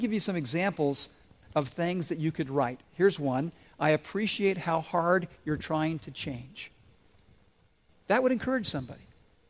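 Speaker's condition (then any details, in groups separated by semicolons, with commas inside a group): No condition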